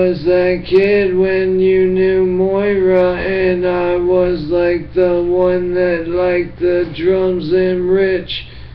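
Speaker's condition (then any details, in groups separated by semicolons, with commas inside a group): Brain injury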